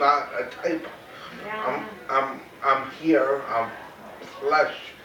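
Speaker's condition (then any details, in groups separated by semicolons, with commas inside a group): Cerebral palsy; very mild form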